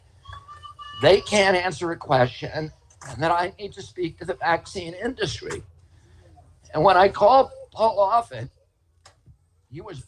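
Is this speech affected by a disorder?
Yes: spasmodic dystonia; voice trembles, formerly very strong voice.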